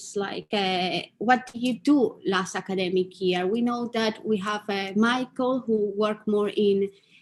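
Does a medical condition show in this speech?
No.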